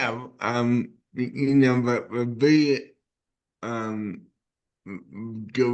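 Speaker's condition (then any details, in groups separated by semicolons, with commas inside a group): Cerebral palsy; present from birth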